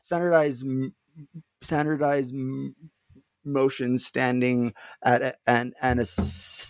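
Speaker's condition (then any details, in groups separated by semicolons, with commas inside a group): Stuttering; not stuttering much at time of recording; repeated sounds, repeated words, prolonged sounds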